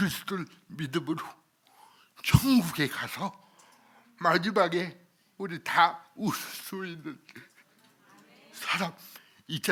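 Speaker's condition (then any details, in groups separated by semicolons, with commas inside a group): Cerebral palsy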